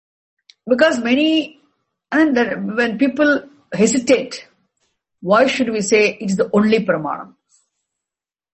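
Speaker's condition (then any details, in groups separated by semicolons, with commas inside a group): No condition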